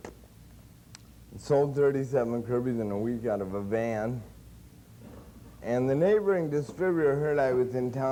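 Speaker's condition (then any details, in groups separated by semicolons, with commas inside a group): Cerebral palsy; since birth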